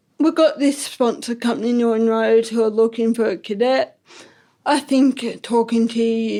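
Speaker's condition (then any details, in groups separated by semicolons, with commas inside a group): Ataxic cerebral palsy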